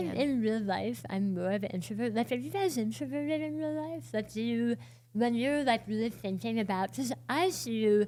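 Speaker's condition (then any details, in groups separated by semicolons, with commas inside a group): Oral cancer, partial glossectomy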